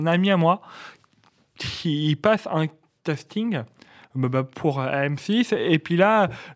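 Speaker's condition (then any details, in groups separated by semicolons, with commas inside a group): Stuttering; stuttering since age 4, first misdiagnosed as Gilles de la Tourette, cause hypothesized as several traumas; repeated sounds, repeated words, prolonged sounds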